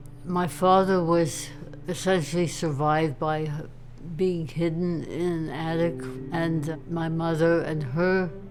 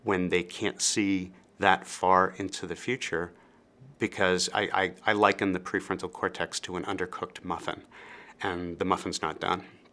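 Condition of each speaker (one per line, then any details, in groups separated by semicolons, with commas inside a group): ALS; speech, swallowing, breathing main symptoms; speech deterioration, swallowing and breathing difficulties
No condition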